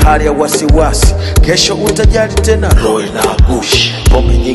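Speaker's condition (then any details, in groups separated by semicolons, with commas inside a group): No condition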